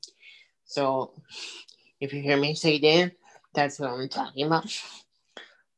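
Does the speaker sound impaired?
Yes: cerebral palsy; physical and occupational therapy.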